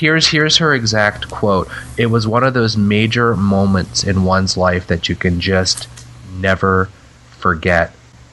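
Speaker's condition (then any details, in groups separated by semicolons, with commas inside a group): No condition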